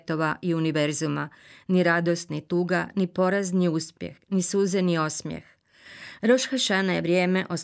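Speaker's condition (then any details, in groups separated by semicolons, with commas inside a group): No condition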